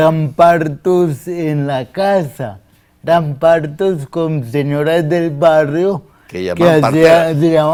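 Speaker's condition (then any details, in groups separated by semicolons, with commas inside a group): Cerebral palsy; difficulty speaking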